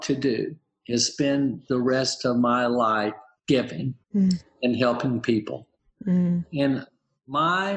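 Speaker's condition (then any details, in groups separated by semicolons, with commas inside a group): Aphasia, apraxia, dysarthria after stroke; doctors said would never talk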